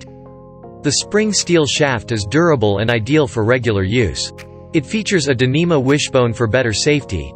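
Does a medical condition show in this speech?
No.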